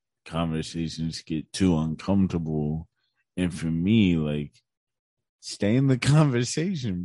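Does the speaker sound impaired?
Yes: cerebral palsy; physical disability, right side weaker than left, tight muscles, hard to relax muscles, cognition unaffected.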